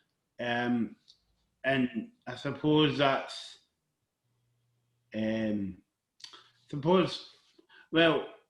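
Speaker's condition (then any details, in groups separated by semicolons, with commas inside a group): Cerebral palsy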